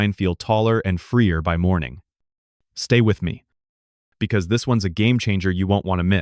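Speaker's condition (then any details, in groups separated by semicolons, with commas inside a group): No condition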